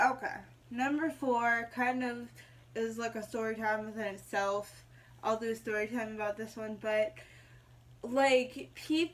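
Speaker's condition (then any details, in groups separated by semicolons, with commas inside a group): Mild cerebral palsy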